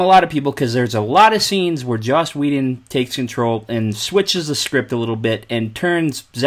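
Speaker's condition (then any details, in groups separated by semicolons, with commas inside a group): No condition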